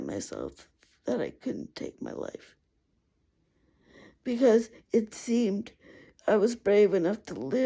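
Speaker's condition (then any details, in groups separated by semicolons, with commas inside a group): Cerebral palsy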